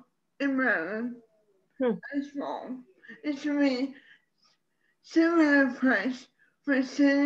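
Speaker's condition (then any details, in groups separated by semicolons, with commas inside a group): ALS; primary lateral sclerosis, legs, arms and speech affected, onset with falls; still works part-time, not improving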